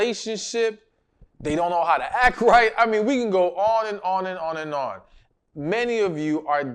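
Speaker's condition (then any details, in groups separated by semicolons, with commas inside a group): No condition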